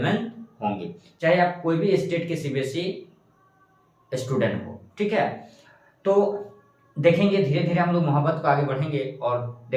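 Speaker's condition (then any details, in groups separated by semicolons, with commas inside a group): No condition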